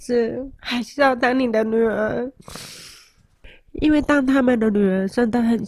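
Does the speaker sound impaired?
Yes: moderate-to-severe hearing loss; wears hearing aids, car accident with seven days bedridden, rehabilitation to dance again; hearing aid taken off during recording and held to microphone, then only sees lips moving.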